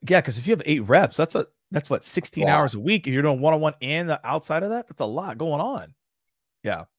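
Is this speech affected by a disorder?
No.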